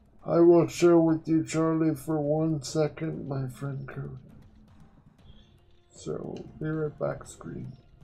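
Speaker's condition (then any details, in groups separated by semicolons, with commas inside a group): Quadriplegic cerebral palsy; uses one hand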